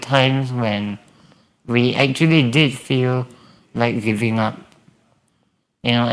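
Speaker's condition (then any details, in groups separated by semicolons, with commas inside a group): Spinal muscular atrophy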